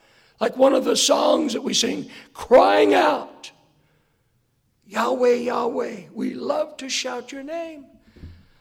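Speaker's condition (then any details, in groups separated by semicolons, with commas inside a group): Hoarseness after vocal cord surgery; hoarse voice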